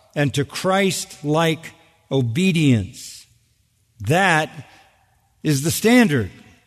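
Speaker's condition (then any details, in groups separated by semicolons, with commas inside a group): No condition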